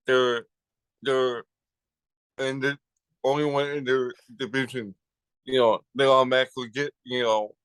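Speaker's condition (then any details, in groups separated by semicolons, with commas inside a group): Cerebral palsy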